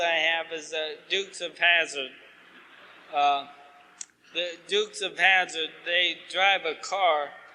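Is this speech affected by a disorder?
Yes: ALS.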